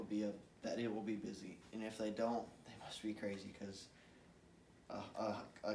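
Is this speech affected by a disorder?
No.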